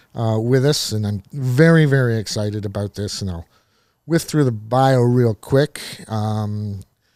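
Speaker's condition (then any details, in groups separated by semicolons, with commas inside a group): No condition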